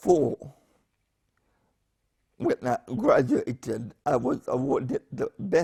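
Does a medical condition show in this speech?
Yes: spastic paraplegia with essential tremor; chronic, with essential tremor.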